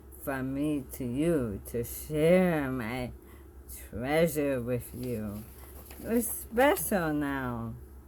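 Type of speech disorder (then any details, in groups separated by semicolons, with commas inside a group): Bulbar dysarthria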